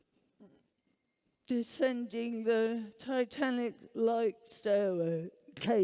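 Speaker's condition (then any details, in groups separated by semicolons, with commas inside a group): Huntington's disease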